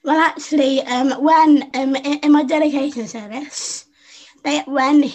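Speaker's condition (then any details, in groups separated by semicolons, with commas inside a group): Down syndrome; adult woman, 25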